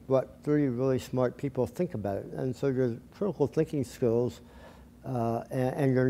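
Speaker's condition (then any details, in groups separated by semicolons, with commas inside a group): Tongue cancer surgery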